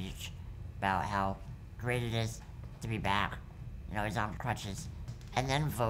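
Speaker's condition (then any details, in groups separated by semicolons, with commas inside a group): Muscular dystrophy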